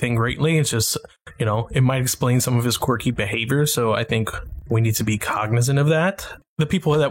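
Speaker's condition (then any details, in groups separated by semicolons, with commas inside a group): No condition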